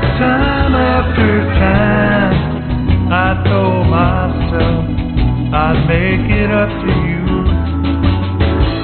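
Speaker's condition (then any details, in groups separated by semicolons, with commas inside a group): No condition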